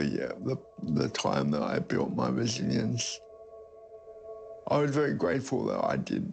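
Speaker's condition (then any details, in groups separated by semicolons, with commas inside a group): Cerebral palsy; late speech onset around age 5-6, cannot take enough breath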